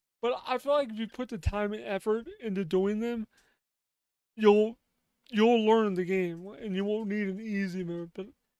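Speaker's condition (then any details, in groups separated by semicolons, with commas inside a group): Cerebral palsy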